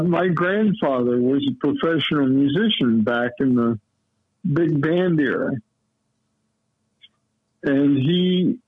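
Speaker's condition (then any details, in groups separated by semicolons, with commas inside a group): Cerebral palsy; lifelong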